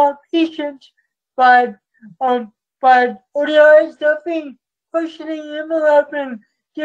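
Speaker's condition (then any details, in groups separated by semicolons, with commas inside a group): Cerebral palsy; from birth, affects movement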